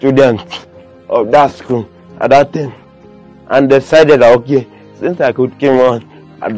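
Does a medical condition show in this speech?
Yes: cerebral palsy; severe, limited movement and coordination.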